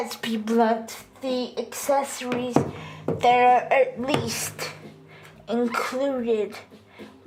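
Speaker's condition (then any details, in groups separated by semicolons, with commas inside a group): Cerebral palsy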